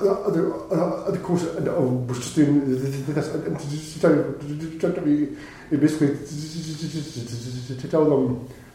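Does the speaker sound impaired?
Yes: stammer; speech assessed by recorded audio tape, refused television and radio course over it; repeats words and phrases, frequent fillers uh and um; here repeated sounds, prolonged sounds.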